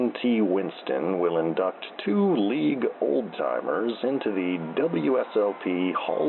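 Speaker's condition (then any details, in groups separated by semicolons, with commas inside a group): No condition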